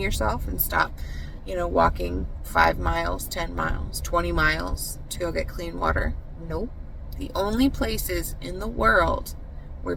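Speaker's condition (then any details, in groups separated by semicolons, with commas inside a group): No condition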